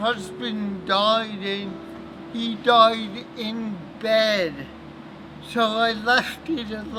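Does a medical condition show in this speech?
Yes: cerebral palsy.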